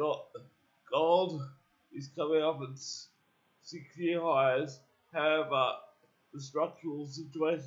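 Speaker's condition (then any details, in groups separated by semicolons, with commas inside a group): Cerebral palsy; uses wheelchair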